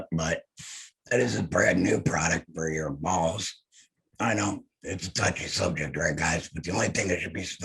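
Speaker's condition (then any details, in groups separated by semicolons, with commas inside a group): Head and neck cancer; laryngectomy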